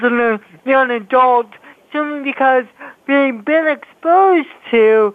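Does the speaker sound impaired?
Yes: cerebral palsy; congenital, impacts movement and speech, part c speech therapy.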